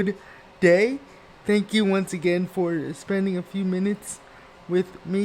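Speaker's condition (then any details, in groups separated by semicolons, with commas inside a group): Cerebral palsy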